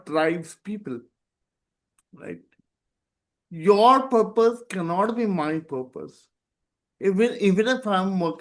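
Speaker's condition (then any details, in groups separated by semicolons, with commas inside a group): Cerebral palsy; present from birth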